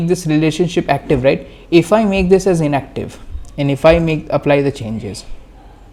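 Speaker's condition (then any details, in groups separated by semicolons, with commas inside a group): No condition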